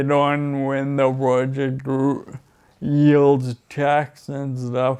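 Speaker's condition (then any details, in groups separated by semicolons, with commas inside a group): Friedreich's ataxia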